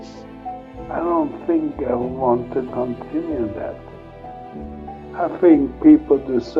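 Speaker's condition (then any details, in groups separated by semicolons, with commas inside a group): Multiple sclerosis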